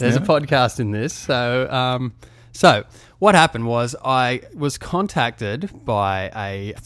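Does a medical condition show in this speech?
No.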